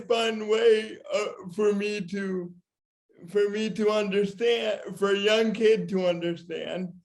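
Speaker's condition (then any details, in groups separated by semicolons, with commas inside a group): Cerebral palsy; from birth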